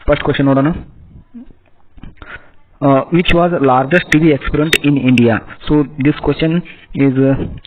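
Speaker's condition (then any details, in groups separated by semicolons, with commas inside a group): No condition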